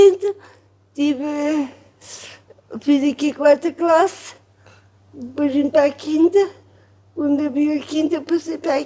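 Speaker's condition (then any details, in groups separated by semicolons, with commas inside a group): Cerebral palsy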